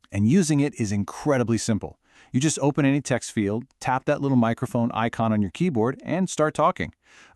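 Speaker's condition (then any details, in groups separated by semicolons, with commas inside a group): No condition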